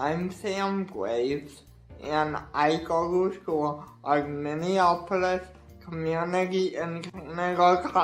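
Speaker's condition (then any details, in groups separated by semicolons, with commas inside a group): Cerebral palsy; wheelchair, assistive technology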